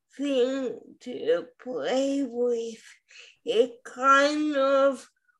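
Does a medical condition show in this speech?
Yes: spastic quadriplegic cerebral palsy; some tightness in all four limbs, wheelchair user.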